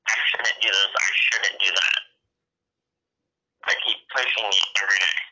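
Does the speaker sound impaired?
Yes: cerebral palsy; very rare form, rare brain disease, diagnosed around age five, hand eye coordination affected; speech affected.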